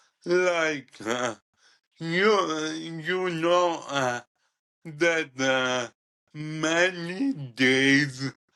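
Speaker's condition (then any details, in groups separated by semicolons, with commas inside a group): Cerebral ataxia; degenerative, present from birth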